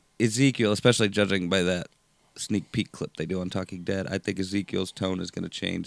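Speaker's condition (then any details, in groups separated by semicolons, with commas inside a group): No condition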